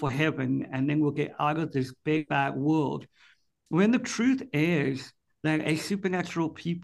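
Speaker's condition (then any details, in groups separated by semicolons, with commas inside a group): Cleft palate; speech impediment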